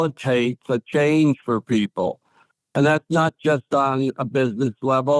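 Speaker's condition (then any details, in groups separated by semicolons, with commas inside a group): ALS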